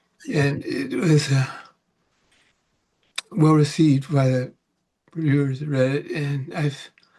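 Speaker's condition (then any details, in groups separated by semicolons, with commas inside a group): Parkinson's; about 18 years since onset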